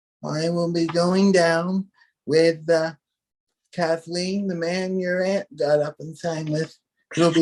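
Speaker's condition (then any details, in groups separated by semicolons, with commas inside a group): Cerebral palsy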